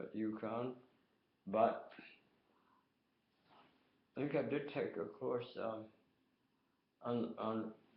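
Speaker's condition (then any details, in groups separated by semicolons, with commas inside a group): Tongue cancer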